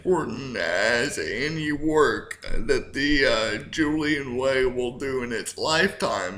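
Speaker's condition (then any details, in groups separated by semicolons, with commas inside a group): Cerebral palsy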